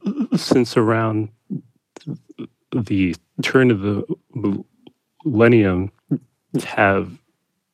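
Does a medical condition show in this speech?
Yes: stutter; since childhood, persisting into adulthood; halting speech heard in interview; repetitions, long painful blocks on first part of words, trouble breathing during blocks, urge to avoid talking; here blocks.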